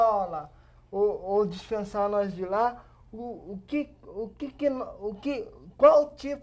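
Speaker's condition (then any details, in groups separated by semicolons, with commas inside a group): Cerebral palsy; age 27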